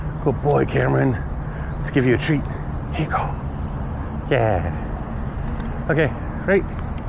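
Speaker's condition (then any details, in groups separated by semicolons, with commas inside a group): No condition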